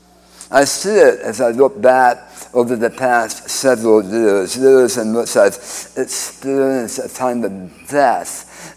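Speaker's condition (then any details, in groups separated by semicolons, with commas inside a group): Speech impediment after cancer surgery; radiation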